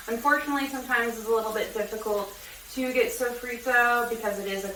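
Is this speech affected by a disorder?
No.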